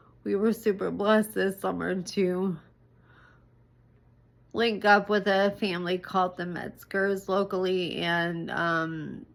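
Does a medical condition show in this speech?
Yes: ALS; full-time wheelchair, cough assist machine; breathing difficulty, short breath, slow speech, voice concerns.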